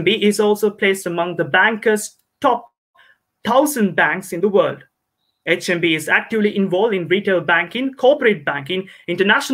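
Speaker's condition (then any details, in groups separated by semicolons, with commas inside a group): No condition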